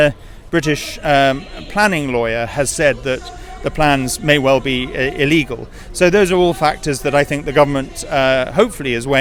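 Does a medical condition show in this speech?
No.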